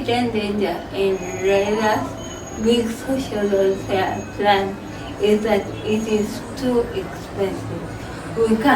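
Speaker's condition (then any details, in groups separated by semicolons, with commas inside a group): Cerebral palsy; from birth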